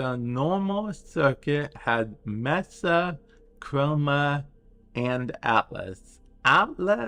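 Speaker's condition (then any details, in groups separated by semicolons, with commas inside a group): Cerebral palsy; affects speech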